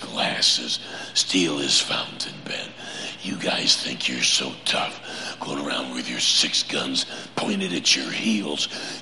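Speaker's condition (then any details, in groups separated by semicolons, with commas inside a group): Laryngeal cancer; prior chemo and radiation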